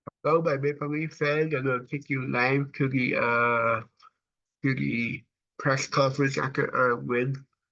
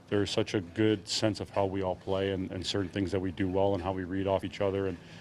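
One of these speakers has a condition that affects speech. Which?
The first: cerebral palsy; from birth, affects brain and body muscles.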